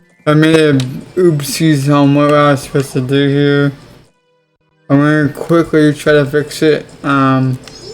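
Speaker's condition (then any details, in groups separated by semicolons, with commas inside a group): Cerebral palsy; affects legs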